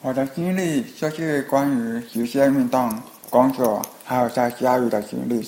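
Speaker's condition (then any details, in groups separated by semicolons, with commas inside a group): Hearing impairment; others speak too fast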